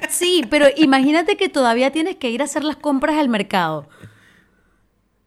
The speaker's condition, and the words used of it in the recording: None; typical speech.